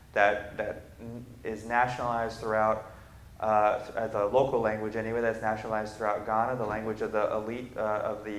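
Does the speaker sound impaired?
No.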